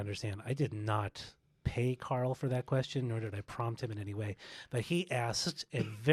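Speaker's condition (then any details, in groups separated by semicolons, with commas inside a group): No condition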